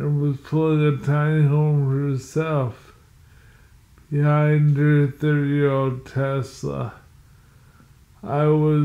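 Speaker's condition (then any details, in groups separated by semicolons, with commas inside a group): Multiple sclerosis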